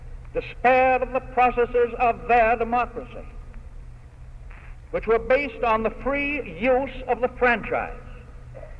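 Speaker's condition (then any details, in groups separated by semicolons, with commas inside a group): No condition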